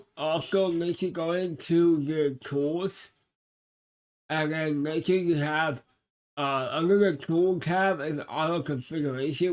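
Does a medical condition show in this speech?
Yes: cerebral palsy.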